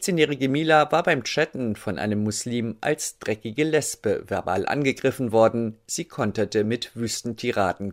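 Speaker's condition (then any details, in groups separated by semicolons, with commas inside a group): No condition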